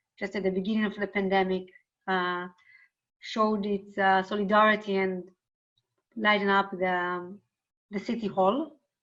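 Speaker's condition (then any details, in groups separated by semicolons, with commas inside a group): No condition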